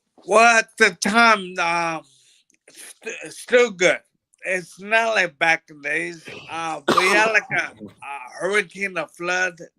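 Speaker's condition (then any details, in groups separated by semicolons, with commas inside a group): Brain bruising; speech bad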